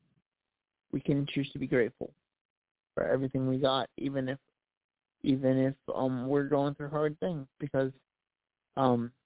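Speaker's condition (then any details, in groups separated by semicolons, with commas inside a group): Cerebral palsy; voice improved over last year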